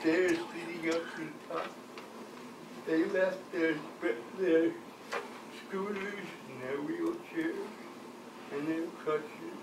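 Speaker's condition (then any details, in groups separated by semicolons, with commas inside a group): Cerebral palsy; from birth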